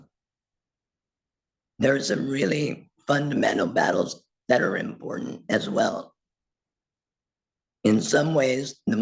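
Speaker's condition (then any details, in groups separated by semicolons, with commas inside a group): Laryngectomy; total laryngectomy, voice prosthesis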